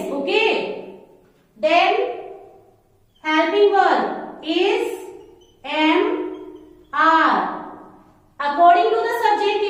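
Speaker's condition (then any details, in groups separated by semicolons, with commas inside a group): No condition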